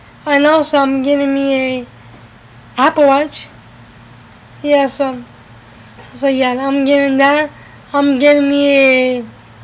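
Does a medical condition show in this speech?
Yes: cerebral palsy.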